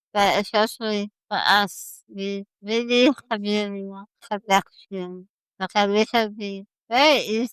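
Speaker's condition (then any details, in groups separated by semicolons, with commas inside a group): Spinal muscular atrophy type 1, severe; about 30 years since diagnosis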